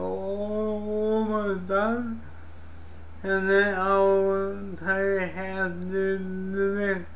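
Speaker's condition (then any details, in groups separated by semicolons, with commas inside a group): Cerebral palsy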